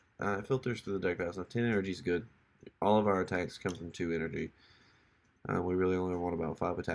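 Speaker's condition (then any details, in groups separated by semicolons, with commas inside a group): No condition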